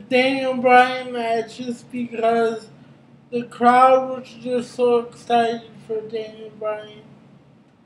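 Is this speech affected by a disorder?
Yes: cerebral palsy; brain injury.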